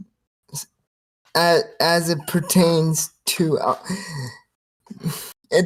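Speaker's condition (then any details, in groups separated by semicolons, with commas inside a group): Cerebral palsy, spastic quadriplegia, severe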